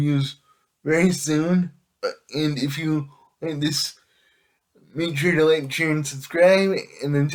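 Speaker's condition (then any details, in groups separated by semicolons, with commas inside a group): Cerebral palsy; affects all muscles; able to speak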